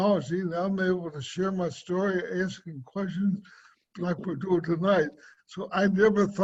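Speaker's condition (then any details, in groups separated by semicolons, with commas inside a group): Cerebral palsy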